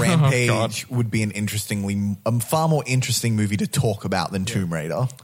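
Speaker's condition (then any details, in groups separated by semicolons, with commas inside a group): No condition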